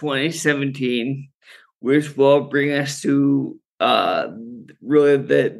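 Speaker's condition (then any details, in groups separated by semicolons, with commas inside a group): Friedreich's ataxia; genetic neurodegenerative movement disorder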